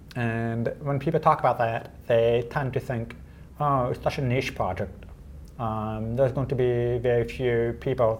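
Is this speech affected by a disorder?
Yes: deafness; unable to make phone calls unaided; uses Roger Voice app captioning phone calls instantly.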